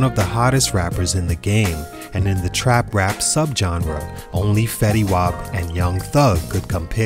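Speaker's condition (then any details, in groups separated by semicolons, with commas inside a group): No condition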